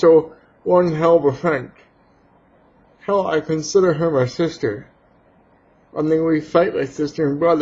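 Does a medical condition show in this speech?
Yes: cerebral palsy; has had surgery.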